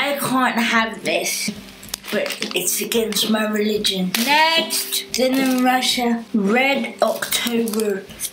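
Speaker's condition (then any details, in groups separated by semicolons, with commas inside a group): Cerebral palsy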